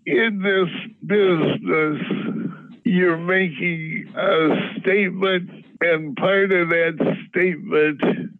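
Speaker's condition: Parkinson's disease

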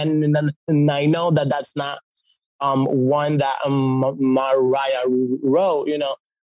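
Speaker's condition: Stutter; fluent when singing; stutter goes away when singing; repeated words, blocks

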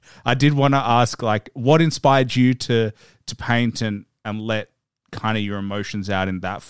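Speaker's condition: No condition

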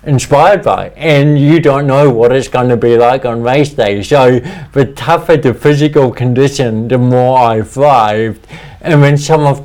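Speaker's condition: Cerebral palsy; speech impediment, talks funny

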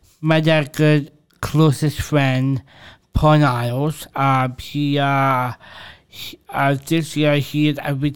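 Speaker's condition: Down syndrome

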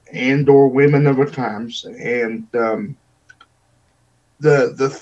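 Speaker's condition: Cerebral palsy; unable to dress self

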